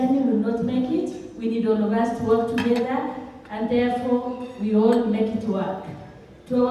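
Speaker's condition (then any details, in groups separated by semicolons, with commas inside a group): No condition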